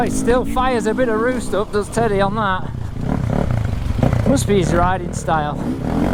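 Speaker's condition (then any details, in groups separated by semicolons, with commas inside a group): No condition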